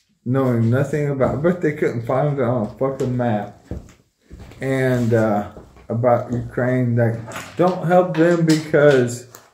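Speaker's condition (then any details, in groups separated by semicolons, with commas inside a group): ALS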